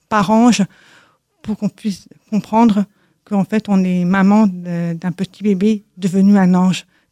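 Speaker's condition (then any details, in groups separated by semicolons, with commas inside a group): Deafness from birth; congenital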